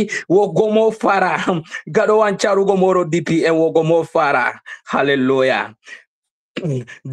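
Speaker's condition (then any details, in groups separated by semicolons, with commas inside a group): No condition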